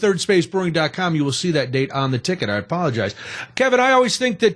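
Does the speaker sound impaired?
No.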